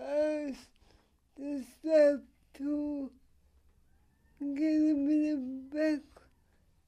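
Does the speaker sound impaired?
Yes: cerebral palsy; washing and feeding.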